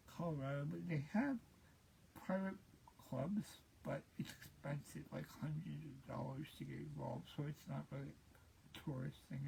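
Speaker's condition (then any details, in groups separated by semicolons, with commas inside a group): Cerebral palsy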